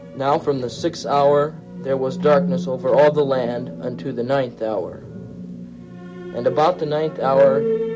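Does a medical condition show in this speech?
No.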